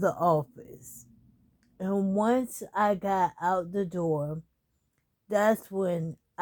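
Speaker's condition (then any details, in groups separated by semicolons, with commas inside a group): ALS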